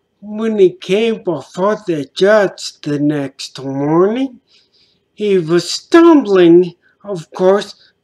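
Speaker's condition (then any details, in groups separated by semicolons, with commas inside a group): Traumatic brain injury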